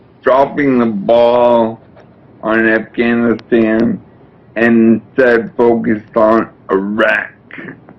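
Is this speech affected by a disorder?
Yes: brain injury from oxygen loss; speech significantly slurred.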